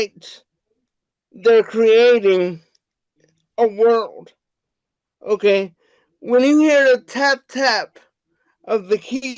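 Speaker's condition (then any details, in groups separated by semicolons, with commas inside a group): Cerebral palsy; wheelchair user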